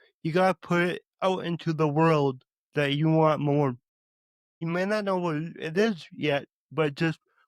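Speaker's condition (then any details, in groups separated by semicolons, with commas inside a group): Cerebral palsy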